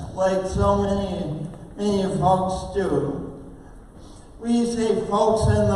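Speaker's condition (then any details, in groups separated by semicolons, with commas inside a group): Oxygen-related condition, speech impairment; oxygen-related, coordination differences; speech impairment, voice sounds different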